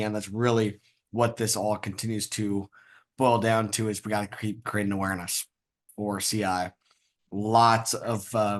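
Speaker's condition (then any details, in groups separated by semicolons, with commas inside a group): No condition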